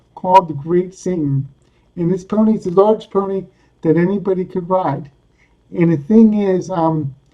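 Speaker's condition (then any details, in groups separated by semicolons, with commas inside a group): Cerebral palsy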